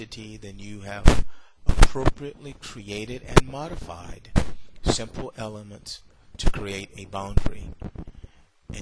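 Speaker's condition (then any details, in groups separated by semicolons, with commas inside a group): No condition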